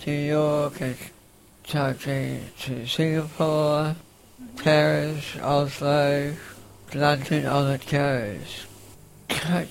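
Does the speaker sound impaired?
Yes: facioscapulohumeral muscular dystrophy, facioscapulohumeral (FSHD).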